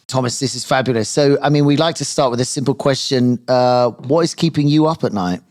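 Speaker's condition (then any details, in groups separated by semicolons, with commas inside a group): No condition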